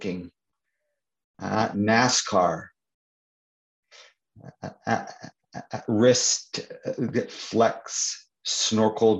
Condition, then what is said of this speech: Stuttering. Stutterers often have, speaking for me anyway, I ... adapt really quickly to find a different way of saying the same thing, to kind of, I guess, ease my stutter a little bit.